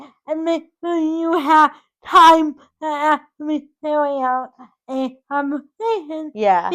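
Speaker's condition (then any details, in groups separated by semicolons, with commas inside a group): Cerebral palsy, spastic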